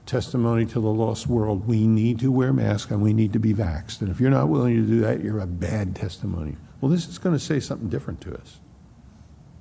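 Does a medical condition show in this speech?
No.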